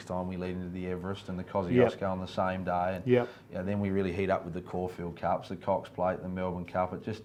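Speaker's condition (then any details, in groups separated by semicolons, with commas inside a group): No condition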